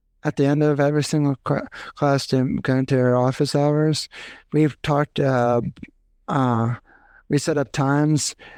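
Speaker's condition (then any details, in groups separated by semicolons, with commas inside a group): Cerebral palsy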